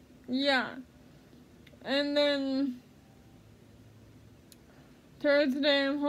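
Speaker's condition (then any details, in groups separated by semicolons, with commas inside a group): Cerebral palsy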